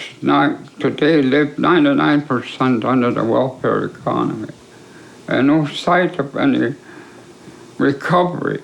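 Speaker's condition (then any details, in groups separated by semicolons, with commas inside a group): ALS; affects swallowing and speech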